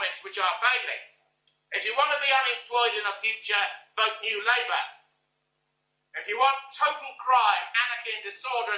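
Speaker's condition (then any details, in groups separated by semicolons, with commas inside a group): No condition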